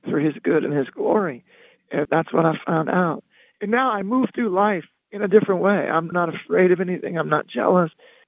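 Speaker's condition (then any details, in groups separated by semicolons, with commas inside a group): Loss of singing voice; can still speak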